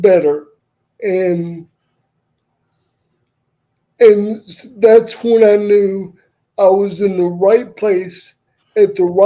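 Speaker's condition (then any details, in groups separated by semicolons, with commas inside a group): Cerebral palsy; uses wheelchair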